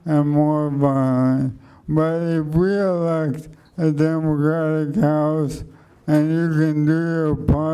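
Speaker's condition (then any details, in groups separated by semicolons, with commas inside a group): Motor neuron degeneration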